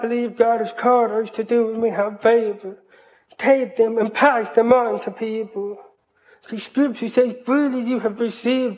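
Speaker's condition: Hearing loss, cochlear implant; hears about 80% with cochlear implant, hears but does not always understand

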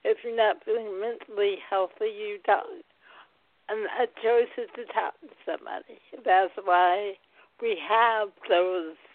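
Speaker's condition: Cerebral palsy, mild; mildly affects speech, physical and occupational therapy from early life

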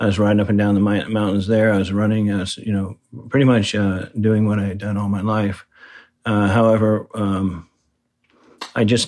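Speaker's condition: Parkinson's disease; confirmed by second opinion

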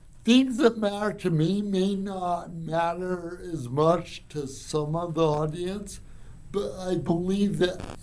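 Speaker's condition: Cerebral palsy; from birth

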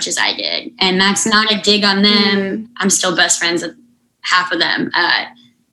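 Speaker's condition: Unilateral cleft lip and palate; severe congenital unilateral cleft lip and palate

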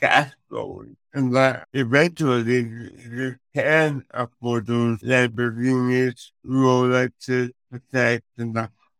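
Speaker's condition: Cerebral palsy; affects speech

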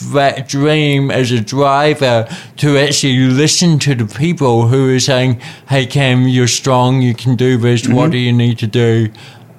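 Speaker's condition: Cerebral palsy; stopped childhood therapies

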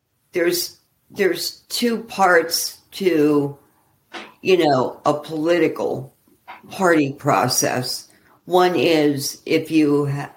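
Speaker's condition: ALS; expects progression

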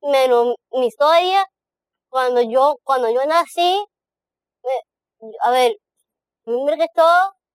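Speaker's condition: Down syndrome; present from birth

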